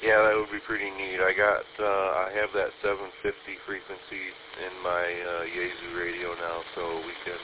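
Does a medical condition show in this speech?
No.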